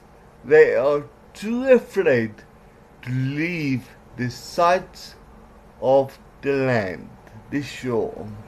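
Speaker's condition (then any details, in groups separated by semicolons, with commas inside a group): Cerebral palsy; some words unclear, certain letters flat, trouble formulating words, worse when mouth tires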